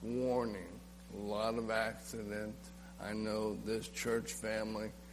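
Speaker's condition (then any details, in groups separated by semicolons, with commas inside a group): ALS; slurred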